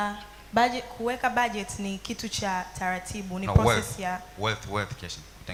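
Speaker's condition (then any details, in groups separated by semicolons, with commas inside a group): No condition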